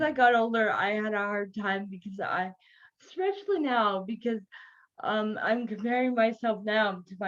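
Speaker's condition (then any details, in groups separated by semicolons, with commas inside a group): Cerebral palsy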